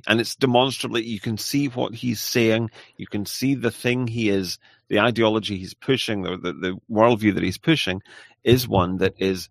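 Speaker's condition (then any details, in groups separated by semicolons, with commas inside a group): No condition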